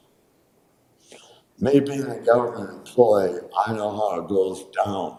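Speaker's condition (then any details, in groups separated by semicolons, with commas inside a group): Traumatic brain injury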